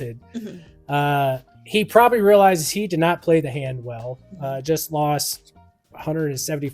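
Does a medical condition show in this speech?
No.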